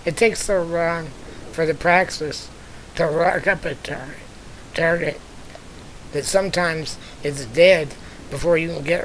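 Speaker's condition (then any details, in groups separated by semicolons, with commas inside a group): Spinal muscular atrophy type two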